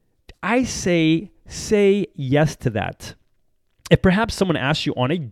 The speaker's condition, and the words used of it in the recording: No condition.